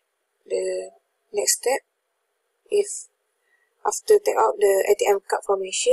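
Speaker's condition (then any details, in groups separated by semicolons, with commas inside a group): No condition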